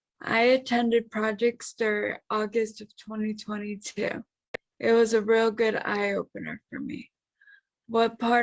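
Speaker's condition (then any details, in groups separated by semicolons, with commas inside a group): Traumatic brain injury; about 12 years after injury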